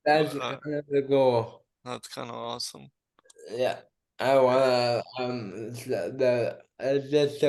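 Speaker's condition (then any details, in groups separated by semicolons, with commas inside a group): Cerebral palsy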